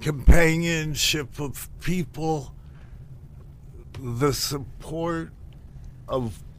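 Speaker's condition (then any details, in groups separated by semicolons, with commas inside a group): Parkinson's disease; Parkinson's disease diagnosed about 15 years ago, asked neurologist about trying cannabis, childhood accident with disability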